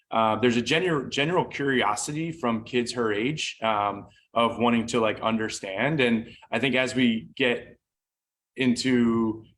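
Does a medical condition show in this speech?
No.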